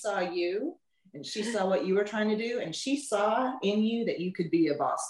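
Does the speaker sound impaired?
No.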